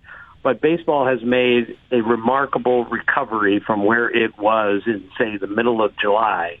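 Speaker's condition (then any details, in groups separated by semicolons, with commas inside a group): No condition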